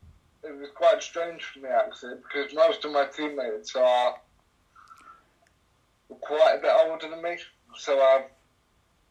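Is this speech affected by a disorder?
Yes: cerebral palsy; trike from age 7-8.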